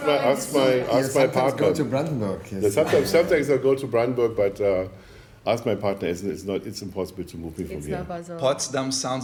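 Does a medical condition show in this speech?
No.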